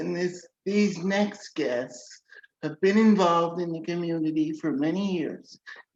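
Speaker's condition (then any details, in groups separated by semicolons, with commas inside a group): Cerebral palsy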